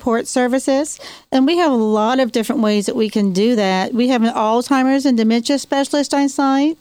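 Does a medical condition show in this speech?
No.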